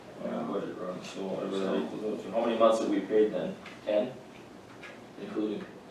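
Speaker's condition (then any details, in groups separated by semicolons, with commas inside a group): No condition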